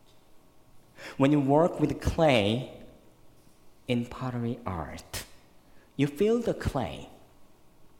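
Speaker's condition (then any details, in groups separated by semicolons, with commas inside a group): Cleft lip and palate, severe; one more surgery planned in a couple of years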